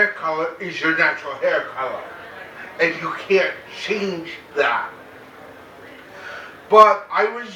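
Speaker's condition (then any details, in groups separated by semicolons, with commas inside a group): Cerebral palsy, mild; mainly affects speech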